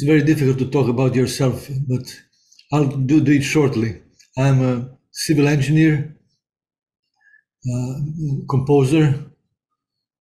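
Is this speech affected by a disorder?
Yes: Parkinson's disease; onset around age 55 or 56, stopped playing guitar because could not play syncopation; about 12 years since diagnosis, ping pong therapy 2-3 times weekly, syncopation regained, symptoms improved.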